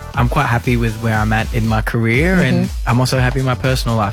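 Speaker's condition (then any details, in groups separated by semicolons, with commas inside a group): No condition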